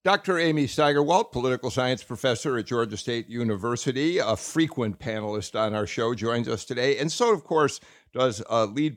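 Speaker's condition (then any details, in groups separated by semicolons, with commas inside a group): No condition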